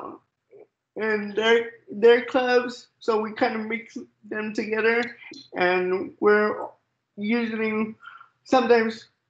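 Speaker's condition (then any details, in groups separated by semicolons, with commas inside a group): Cerebral palsy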